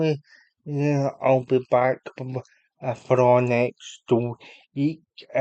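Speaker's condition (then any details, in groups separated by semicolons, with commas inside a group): Cerebral palsy; unable to walk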